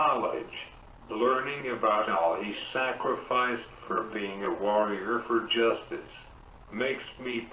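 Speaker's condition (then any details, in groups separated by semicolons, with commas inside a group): Cerebral palsy; uses wheelchair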